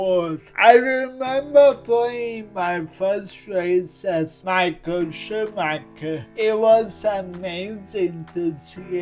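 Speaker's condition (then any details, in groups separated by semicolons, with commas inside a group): Cerebral palsy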